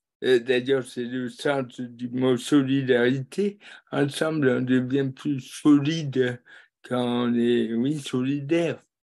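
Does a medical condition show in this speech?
Yes: cerebral palsy.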